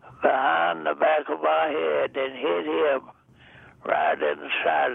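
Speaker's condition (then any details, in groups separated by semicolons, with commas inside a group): Deafness; also blind, age 99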